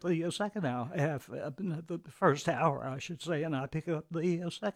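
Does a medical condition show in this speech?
Yes: vocal dysphonia; onset while working at KUT radio, attributed to stress, persisted despite efforts, led to leaving KUT; dysphonia still present, raised as the elephant in the room; voice felt like being strangled, host took it as natural speaking style.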